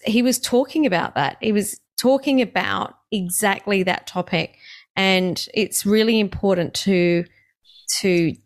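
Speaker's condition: No condition

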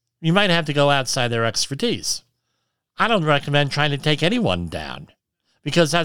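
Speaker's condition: Cleft lip and palate

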